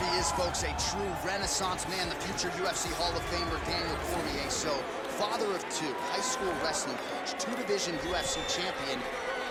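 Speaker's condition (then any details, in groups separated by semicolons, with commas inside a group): No condition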